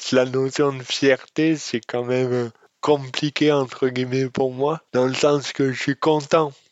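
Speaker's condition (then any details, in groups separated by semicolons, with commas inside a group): Dystonia; congenital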